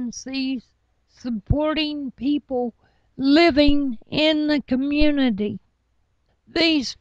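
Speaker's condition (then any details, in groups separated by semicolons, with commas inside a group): Cerebral palsy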